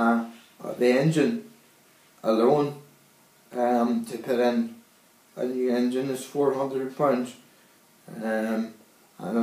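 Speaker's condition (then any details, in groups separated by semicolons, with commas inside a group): Cerebral palsy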